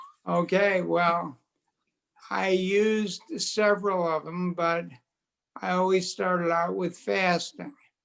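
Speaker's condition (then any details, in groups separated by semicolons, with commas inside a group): Multiple sclerosis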